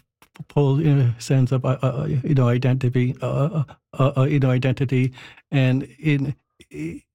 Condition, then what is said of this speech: Stuttering. The primary characteristic is what I'm doing now, and that's the repetitions, prolongations, and blocks.